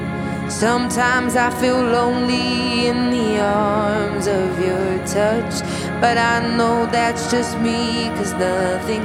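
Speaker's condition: No condition

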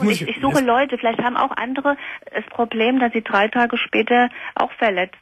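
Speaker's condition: No condition

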